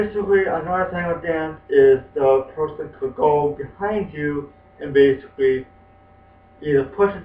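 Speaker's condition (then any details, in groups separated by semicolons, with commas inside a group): Spastic quadriplegic cerebral palsy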